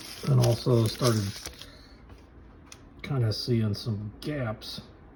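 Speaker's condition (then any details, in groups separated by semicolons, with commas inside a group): No condition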